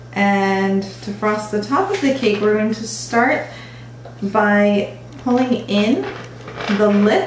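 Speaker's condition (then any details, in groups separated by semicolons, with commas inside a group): No condition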